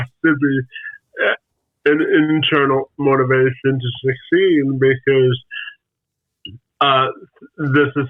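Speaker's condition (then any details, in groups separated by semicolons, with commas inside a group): Spastic quadriplegic cerebral palsy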